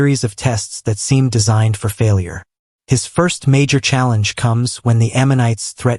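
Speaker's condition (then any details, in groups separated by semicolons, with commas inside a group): No condition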